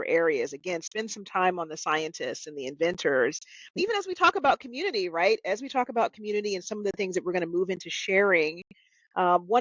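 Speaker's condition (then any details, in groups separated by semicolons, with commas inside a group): No condition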